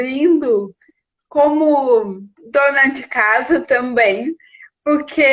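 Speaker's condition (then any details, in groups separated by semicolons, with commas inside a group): Cerebral palsy; from birth, premature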